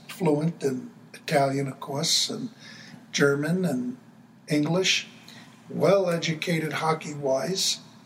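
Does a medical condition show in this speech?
No.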